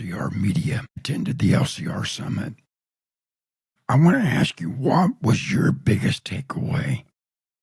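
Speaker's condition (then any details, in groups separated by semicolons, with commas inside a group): Throat cancer; tracheostomy tube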